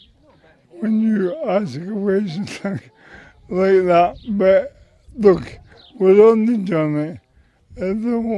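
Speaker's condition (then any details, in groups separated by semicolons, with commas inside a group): MND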